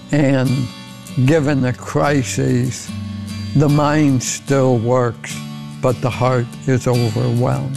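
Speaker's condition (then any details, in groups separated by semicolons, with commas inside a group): ALS; diagnosed over 10 years ago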